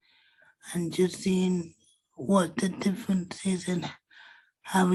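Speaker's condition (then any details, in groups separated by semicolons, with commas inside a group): Cerebral palsy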